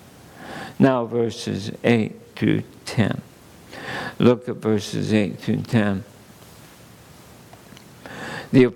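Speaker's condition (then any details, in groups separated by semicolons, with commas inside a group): ALS; under neurologist care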